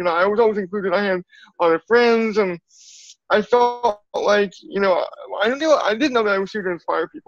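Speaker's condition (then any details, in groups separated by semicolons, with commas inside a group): Cerebral palsy; from birth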